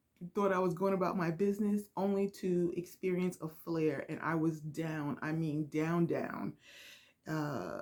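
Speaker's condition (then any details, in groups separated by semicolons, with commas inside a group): No condition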